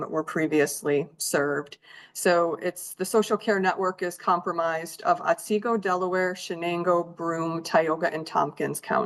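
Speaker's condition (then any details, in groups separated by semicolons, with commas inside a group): No condition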